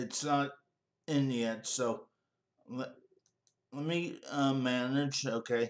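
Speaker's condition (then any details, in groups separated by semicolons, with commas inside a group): Cerebral palsy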